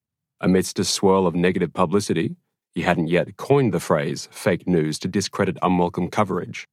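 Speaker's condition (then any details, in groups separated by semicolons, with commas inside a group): No condition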